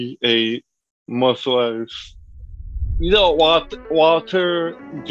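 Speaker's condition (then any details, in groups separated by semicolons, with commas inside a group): Cerebral palsy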